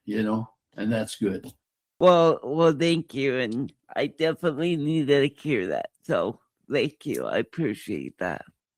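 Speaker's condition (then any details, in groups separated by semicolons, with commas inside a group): Cerebral palsy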